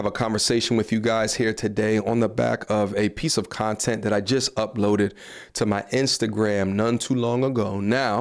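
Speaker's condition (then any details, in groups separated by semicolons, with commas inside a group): No condition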